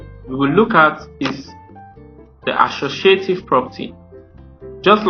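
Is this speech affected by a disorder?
No.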